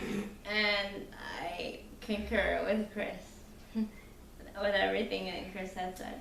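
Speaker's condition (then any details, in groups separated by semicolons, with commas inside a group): Cerebral palsy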